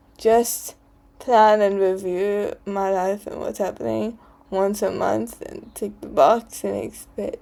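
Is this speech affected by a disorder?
Yes: cerebral palsy.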